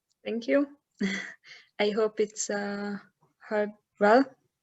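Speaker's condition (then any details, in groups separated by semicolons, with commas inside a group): No condition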